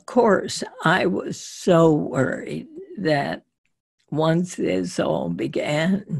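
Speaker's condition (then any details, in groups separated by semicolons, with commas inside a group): Spasmodic dysphonia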